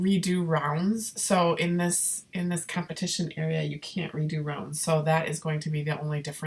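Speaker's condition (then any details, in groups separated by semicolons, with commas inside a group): No condition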